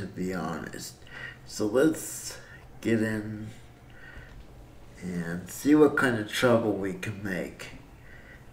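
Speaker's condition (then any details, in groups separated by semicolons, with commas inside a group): Cerebral palsy; breathing fine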